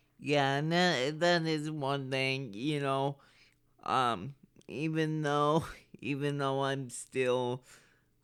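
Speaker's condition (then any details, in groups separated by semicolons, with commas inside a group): Cerebral palsy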